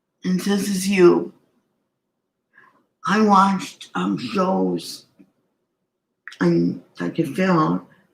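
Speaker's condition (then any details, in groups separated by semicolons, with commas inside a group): Cerebral palsy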